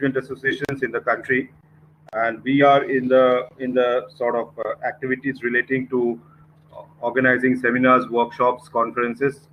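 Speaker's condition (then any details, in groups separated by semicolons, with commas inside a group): No condition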